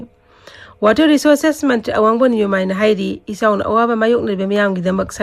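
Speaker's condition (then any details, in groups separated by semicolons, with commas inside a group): No condition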